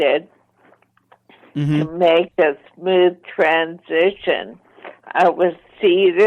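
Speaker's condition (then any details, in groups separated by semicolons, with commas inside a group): ALS, mild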